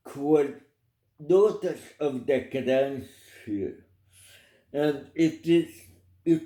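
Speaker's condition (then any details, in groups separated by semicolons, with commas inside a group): Cerebral palsy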